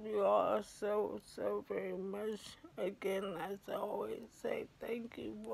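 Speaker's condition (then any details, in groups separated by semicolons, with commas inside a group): ALS; affects hands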